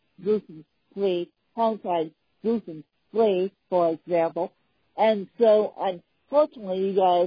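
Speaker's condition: Cerebral palsy; chronic physical disability

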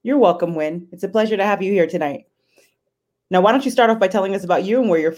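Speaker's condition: No condition

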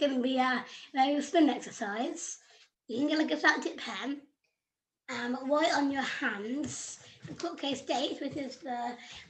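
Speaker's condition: Down syndrome; congenital, infant heart failure, heart surgery in infancy, stopped breathing as baby and resuscitated, chest problems, pneumonia; age 25

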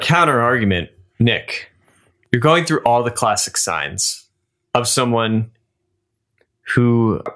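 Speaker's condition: No condition

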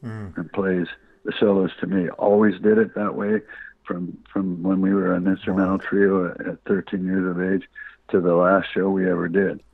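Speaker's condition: Parkinson's disease

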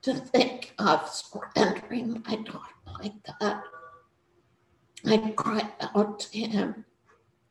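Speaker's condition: Spasmodic dysphonia; trouble speaking during talk

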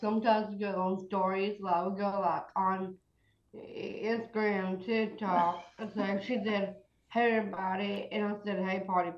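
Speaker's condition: Down syndrome; diagnosed at birth, heart defect, open heart surgery; 25 years old

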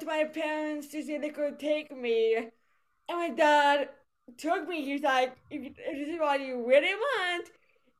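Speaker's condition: Cerebral palsy; voice affected, speaks with accent

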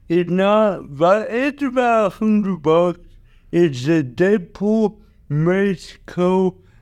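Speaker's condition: Cerebral palsy

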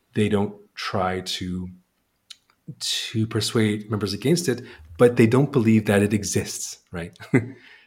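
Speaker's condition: Stutter; childhood-onset stutter, present by grade three, speech therapy taken then dropped out; musically driven sentences slightly easier to read aloud; repeated sounds, blocks

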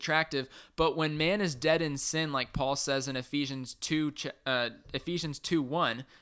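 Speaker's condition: No condition

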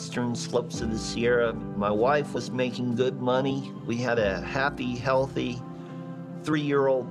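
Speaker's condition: Bilateral cleft lip and palate; no roof of mouth

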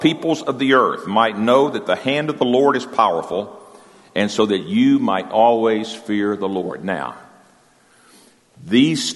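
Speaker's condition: No condition

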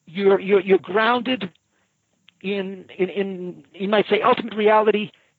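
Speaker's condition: Stuttering; stuttering since age 4, gigantic obstacle in high school; repeated sounds, repeated words, prolonged sounds

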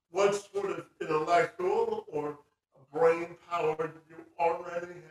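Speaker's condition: Spastic quadriplegia cerebral palsy

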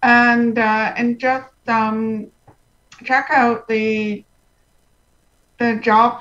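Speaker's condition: Profound hearing loss, congenital

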